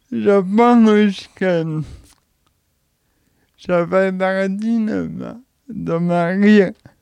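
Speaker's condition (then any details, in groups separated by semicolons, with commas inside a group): Cerebral palsy; since birth, respite house since age 8 or 9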